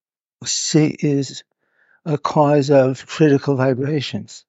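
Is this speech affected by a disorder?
Yes: Parkinson's; hidden in early stages, now openly displayed; must move about during interview, reports not feeling very well.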